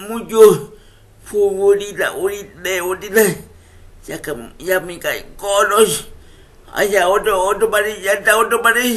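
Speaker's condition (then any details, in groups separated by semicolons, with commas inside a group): Cerebral palsy; speech affected by cerebral palsy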